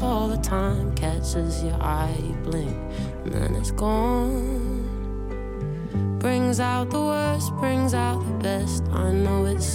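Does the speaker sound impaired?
No.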